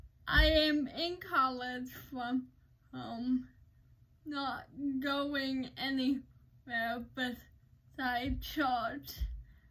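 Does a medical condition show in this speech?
Yes: cerebral palsy; uses crutches.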